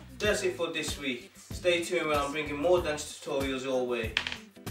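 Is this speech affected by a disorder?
No.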